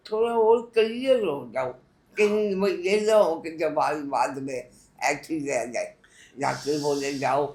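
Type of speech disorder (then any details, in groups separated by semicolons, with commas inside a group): Speech after partial glossectomy; tongue cancer surgery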